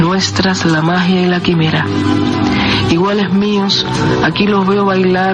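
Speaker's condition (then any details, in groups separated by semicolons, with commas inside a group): No condition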